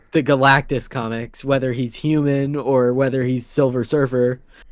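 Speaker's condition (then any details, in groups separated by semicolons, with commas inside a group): No condition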